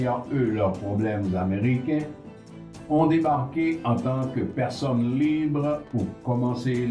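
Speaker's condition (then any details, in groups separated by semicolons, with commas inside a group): No condition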